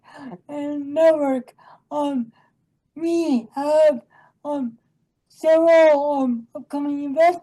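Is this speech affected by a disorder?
Yes: cerebral palsy; from birth.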